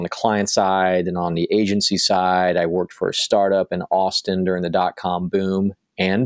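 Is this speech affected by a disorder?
No.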